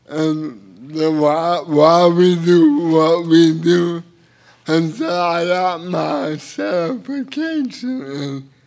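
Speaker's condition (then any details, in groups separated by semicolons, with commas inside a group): Cerebral palsy; involuntary hand movements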